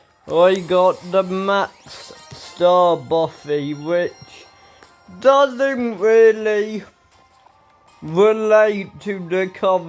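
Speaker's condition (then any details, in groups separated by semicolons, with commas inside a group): Ataxia; speech recently worse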